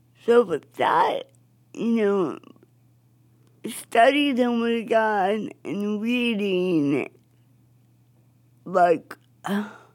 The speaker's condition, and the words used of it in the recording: Cerebral palsy. I have cerebral palsy. Okay. Which is not a sickness, but it just is a condition. Okay. That affects my speech and my movements.